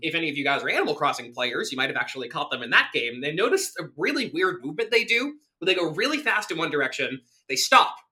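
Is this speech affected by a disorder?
No.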